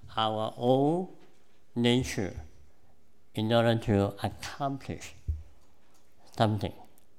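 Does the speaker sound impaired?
Yes: cleft palate; congenital cleft palate, present from birth.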